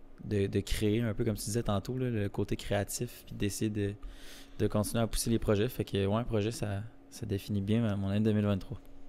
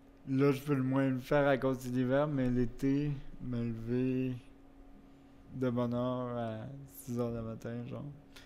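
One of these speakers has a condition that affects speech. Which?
The second: cerebral palsy; wheelchair use.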